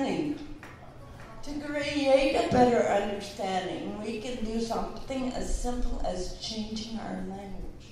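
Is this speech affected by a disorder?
Yes: cerebral palsy; present since childhood.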